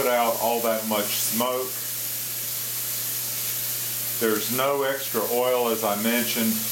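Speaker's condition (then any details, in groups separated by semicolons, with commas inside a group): No condition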